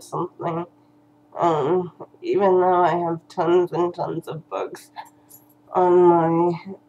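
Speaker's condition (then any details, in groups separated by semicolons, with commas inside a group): Cerebral palsy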